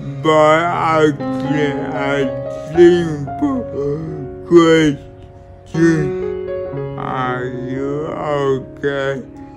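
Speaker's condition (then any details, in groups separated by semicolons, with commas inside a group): Cerebral palsy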